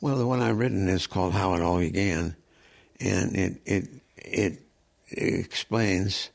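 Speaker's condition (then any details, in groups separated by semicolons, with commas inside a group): Progressive supranuclear palsy; progressive degenerative condition, diagnosed about a year ago; unable to stand, eyesight and handwriting badly worsened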